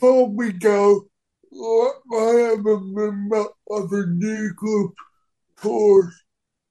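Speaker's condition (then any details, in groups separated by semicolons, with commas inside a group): Cerebral palsy; cerebral palsy since birth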